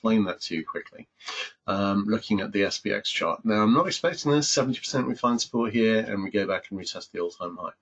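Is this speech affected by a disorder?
No.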